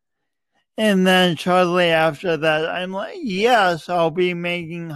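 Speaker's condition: Cerebral palsy; speech impediment evident tonight

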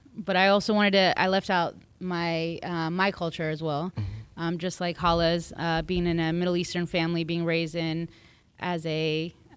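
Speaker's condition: No condition

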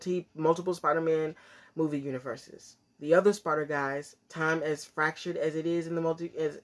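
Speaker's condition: No condition

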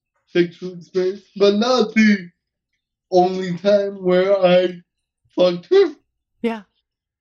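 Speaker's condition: Cerebral palsy; uses wheelchair

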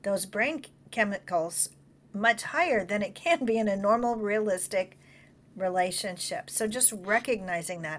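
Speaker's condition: No condition

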